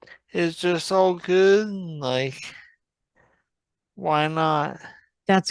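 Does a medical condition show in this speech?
Yes: traumatic brain injury.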